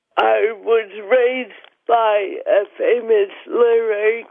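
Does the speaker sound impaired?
Yes: cerebral palsy; mild; joins by phone.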